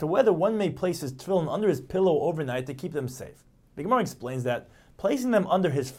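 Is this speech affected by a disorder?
No.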